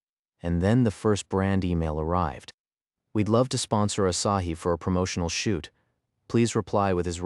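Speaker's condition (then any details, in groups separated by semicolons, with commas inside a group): No condition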